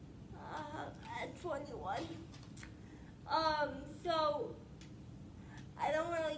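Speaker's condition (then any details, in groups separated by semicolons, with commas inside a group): Spastic quadriplegic cerebral palsy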